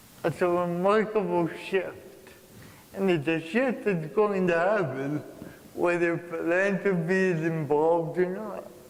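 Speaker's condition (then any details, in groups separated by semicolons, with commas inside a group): Cerebral palsy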